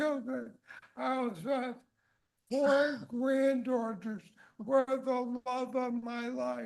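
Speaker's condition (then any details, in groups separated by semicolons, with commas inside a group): ALS; first diagnosed primary lateral sclerosis, changed to ALS later; long symptom duration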